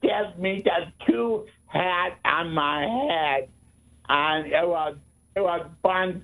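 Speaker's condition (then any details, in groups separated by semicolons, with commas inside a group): Speech impediment; tries to talk really clearly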